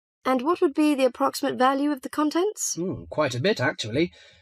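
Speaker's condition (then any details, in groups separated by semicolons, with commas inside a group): No condition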